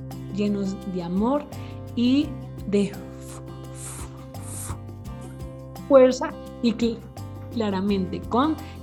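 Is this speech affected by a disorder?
Yes: stuttering; severe stuttering, long-standing, speech therapies with friend's help; stutters while giving public conferences, working to improve; audible stuttering in public speaking, uses smile while stuttering; here repeated sounds, blocks.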